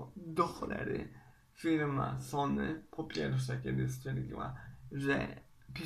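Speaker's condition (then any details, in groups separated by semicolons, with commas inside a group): Cerebral palsy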